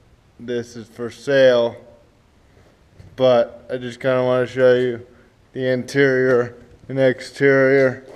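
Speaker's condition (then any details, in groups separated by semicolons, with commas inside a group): Cerebral palsy; spastic, affects walking and legs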